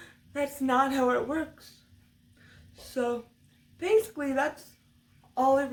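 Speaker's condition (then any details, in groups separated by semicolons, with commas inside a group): Cerebral palsy; face affected; stutters, slurs words, audible over phone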